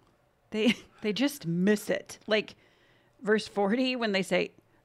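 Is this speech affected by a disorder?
No.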